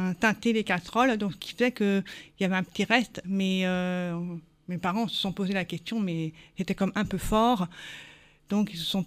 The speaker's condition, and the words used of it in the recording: Deafness. Que je parle bien, je peux tout entendre. Et donc, c'est faux, parce qu'en fait, j'ai beaucoup eu de séances d'orthophonie